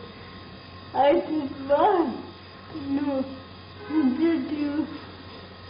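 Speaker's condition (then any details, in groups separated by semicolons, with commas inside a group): Cerebral palsy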